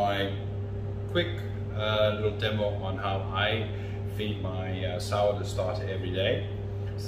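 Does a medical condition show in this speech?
No.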